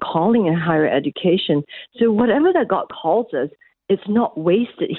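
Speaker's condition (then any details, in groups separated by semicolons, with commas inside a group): No condition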